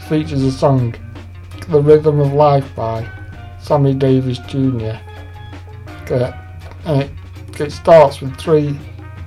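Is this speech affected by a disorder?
Yes: Duchenne muscular dystrophy; about 23 years ago.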